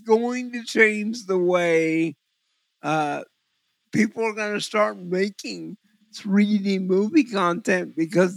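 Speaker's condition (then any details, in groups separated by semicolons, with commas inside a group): Cerebral palsy; trouble focusing with VR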